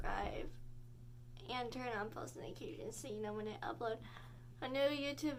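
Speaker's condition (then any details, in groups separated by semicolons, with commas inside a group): Cerebral palsy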